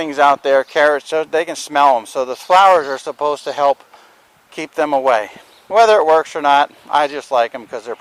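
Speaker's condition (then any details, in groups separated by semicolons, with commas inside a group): No condition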